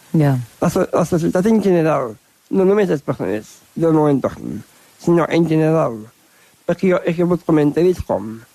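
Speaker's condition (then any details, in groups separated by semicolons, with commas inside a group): Down syndrome; different learning pace; age 30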